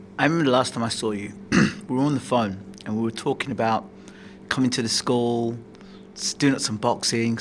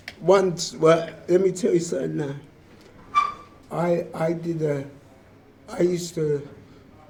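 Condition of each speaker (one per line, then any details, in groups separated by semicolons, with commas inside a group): No condition
Motor neurone disease; affects muscles and nervous system; rapid progression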